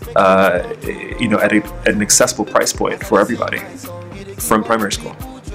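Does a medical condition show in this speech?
No.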